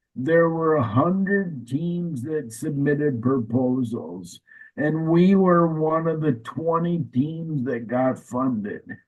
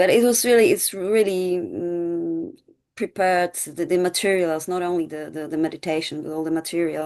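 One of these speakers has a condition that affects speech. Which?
The first: ALS.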